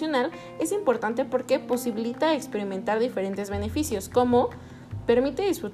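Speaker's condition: No condition

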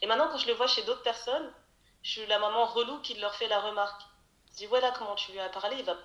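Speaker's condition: No condition

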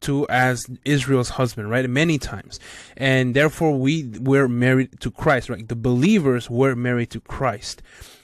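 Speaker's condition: No condition

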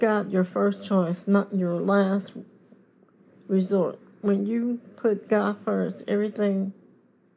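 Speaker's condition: Cerebral palsy; osteoporosis

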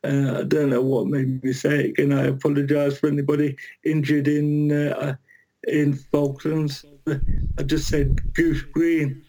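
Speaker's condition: Cerebral palsy; non-progressive but body prematurely ageing

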